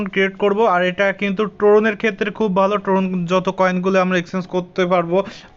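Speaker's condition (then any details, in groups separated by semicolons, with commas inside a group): No condition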